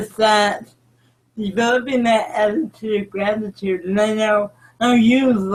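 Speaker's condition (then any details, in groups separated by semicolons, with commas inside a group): Cerebral palsy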